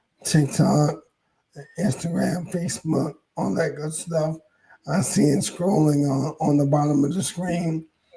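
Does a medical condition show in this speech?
Yes: ALS; hoarse voice.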